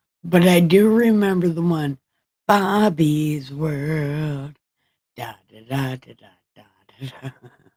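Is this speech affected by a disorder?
Yes: brain injury.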